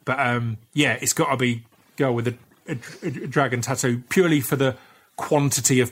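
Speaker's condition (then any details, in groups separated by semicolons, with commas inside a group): Stammer; childhood speech therapy, withdrawn by parents as teaching implied needing fixing; repeated words, prolonged sounds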